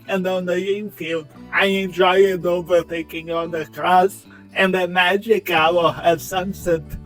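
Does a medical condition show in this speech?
Yes: cerebral palsy.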